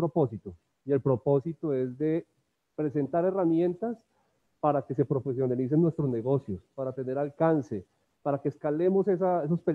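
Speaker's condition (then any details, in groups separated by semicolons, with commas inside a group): No condition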